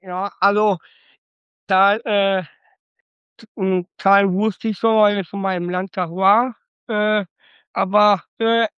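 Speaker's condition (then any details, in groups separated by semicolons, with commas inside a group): Down syndrome (Trisomie 21); congenital trisomy 21, flagged on ultrasound two days before caesarean birth, St. Vinzenz Krankenhaus Datteln; 26 years old, some limitations reported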